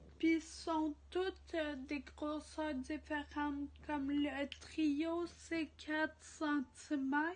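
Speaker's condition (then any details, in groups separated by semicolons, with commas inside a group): Ataxia; degenerative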